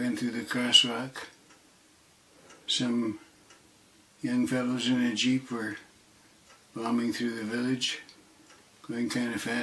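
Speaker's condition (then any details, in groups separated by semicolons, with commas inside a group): Parkinson's disease; shaking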